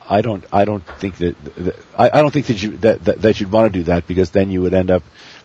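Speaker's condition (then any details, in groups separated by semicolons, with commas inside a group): Stuttering; lifelong stuttering, moderate success managing it, long-time use of freezing technique, still gets stuck at times; brief stutter during recording, uses freezing, stops and holds during stutters; occasional blocks, stops during stutters to analyze tension, pauses while stuck; repeated sounds, repeated words, prolonged sounds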